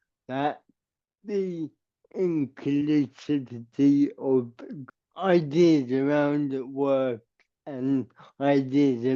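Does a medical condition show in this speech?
Yes: cerebral palsy; permanent wheelchair user.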